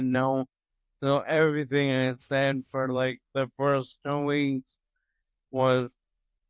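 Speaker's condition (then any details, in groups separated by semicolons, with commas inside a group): Toxic leukoencephalopathy, locked-in syndrome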